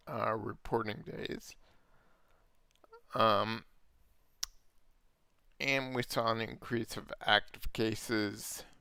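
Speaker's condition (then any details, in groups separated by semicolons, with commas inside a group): Multiple sclerosis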